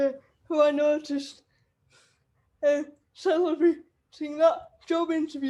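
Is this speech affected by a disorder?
Yes: cerebral palsy; wheelchair user.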